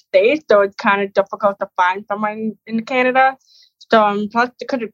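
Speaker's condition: Deafness; hard of hearing, caused by medication, hearing aids; wears hearing aids; speaks confidently in spoken conversation

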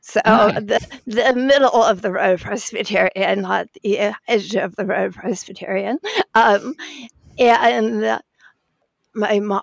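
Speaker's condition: Spasmodic dysphonia; speaking without treatment

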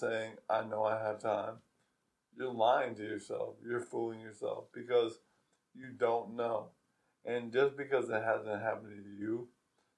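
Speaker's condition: ALS; diagnosed after progressive weakness and drop in football performance

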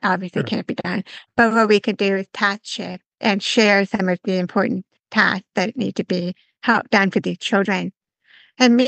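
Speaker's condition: Severe to profound hearing loss; cochlear implant on one side about 10 years ago, earlier body, analog, digital hearing aids

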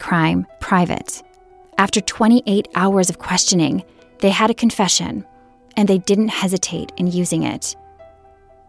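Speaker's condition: No condition

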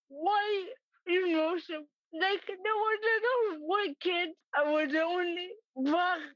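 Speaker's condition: Cerebral palsy; extra exam time

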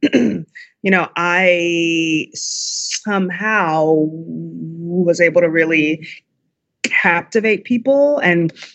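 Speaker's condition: Stutter; stutter since before public speaking, lifelong fear of talking to people; pronounced stutter audible during interview; at times takes a couple of seconds to say words; blocks

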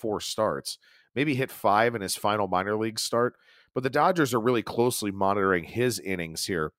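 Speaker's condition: No condition

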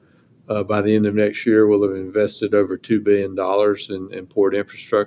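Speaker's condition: No condition

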